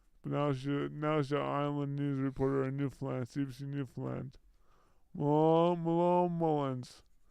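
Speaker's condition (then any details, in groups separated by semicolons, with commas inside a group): Brain injury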